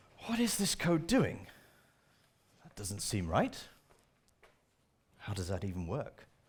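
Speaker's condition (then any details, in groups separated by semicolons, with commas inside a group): No condition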